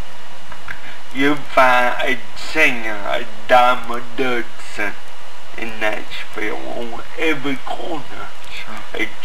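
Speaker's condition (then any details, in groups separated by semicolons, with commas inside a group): Cerebral palsy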